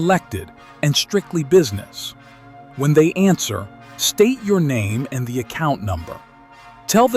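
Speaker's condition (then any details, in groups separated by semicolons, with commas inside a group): No condition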